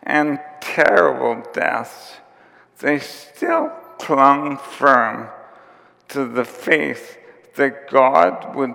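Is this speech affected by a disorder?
Yes: ALS; onset with tiredness and clumsiness.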